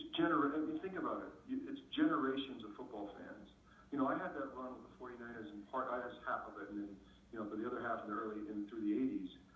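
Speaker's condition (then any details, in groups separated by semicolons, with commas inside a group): No condition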